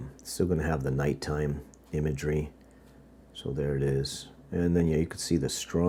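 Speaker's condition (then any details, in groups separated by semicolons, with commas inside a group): No condition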